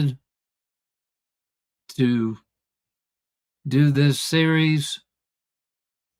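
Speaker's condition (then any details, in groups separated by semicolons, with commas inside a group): ALS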